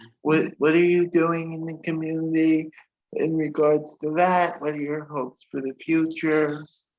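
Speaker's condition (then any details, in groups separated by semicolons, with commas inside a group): Cerebral palsy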